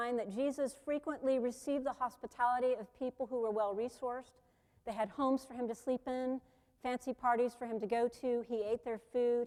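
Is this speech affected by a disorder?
No.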